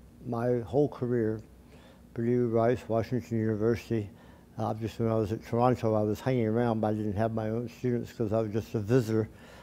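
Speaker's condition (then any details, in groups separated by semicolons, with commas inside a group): Tongue cancer surgery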